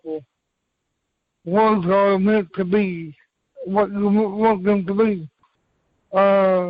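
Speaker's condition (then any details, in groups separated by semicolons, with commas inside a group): Cerebral palsy; from birth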